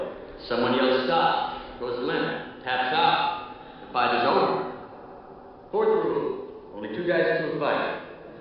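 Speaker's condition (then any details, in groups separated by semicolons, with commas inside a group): No condition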